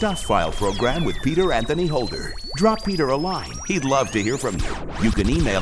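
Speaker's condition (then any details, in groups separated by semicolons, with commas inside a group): No condition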